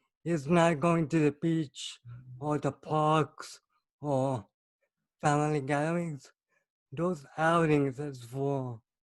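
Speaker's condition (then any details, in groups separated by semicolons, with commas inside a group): Cerebral palsy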